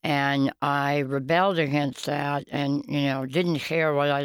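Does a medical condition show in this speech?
Yes: oral cancer, half tongue removed, partial glossectomy; oral cancer under tongue, recurred as golf-ball tumor, half tongue and part jaw removed, radiation.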